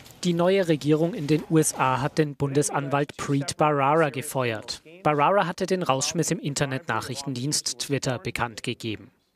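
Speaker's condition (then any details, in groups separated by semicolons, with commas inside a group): No condition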